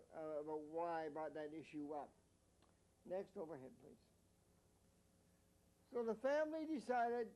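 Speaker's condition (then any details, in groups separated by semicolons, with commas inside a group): Mild cerebral palsy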